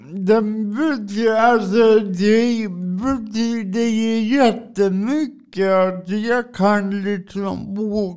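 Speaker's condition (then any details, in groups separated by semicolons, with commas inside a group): Cerebral palsy; from birth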